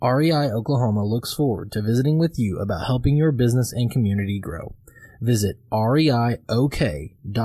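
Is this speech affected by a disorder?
No.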